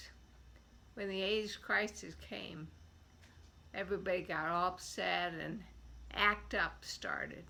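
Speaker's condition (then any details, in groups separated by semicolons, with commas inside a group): Multiple sclerosis; onset around age ten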